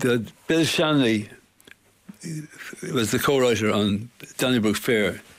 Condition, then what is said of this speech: Parkinson's disease. If my voice... which ties up sometimes because of the Parkinson.